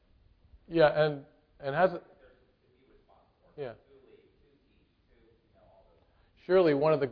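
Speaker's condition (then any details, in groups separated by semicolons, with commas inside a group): No condition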